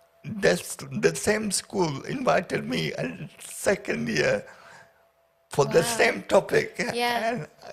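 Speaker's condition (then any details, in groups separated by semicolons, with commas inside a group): Paraplegia with essential tremor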